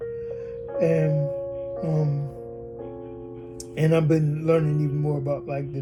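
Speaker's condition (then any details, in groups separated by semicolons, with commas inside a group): Cerebral palsy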